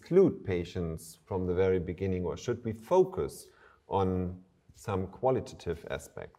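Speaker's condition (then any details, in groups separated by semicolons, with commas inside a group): No condition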